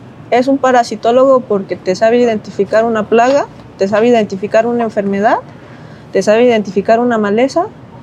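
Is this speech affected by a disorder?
No.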